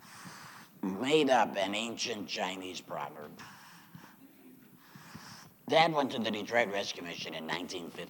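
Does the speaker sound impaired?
Yes: laryngectomy; says used to serve God with voice.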